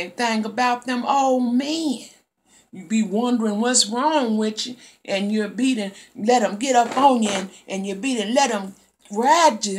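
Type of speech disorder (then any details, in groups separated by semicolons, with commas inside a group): None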